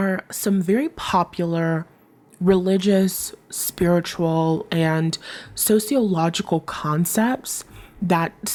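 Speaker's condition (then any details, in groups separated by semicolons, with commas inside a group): No condition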